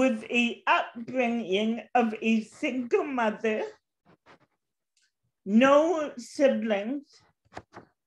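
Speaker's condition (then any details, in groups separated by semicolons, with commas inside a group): Cerebral palsy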